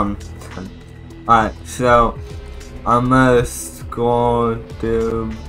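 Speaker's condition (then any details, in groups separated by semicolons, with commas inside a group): Cerebral palsy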